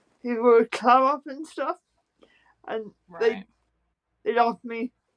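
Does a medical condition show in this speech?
Yes: spastic quadriplegic cerebral palsy.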